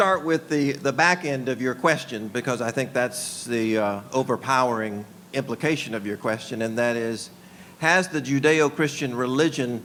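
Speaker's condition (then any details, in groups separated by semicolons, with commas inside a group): No condition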